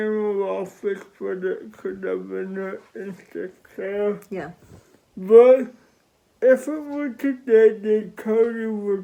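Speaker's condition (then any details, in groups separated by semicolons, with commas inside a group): Cerebral palsy; occasional severe respiratory complications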